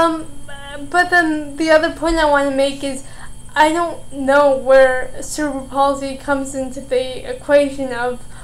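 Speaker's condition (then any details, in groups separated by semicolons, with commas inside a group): Cerebral palsy, mild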